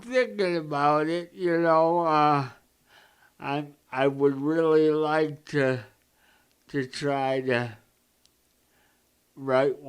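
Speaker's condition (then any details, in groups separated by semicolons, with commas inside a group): Cerebral palsy; present from birth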